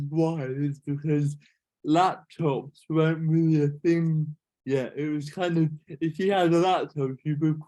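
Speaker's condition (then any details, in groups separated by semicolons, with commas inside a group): Cerebral palsy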